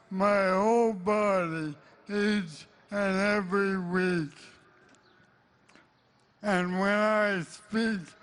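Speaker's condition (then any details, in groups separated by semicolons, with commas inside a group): ALS; weak voice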